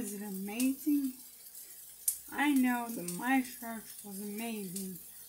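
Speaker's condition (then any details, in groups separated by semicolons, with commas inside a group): Brain injury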